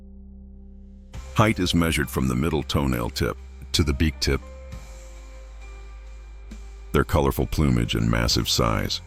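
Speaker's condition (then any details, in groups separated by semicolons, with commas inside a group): No condition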